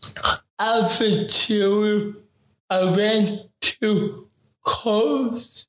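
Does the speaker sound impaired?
Yes: ataxic cerebral palsy; affects coordination, movement, posture and balance; affects talking.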